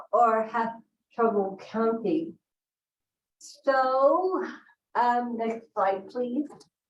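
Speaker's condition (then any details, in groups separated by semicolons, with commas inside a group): Cerebral palsy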